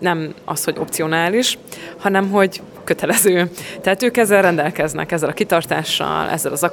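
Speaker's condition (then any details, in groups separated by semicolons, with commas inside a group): No condition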